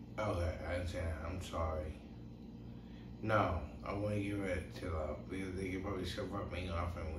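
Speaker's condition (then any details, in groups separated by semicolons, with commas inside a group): Brain injury; tongue cut off at age 5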